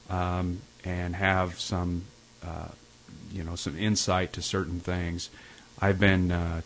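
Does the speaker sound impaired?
No.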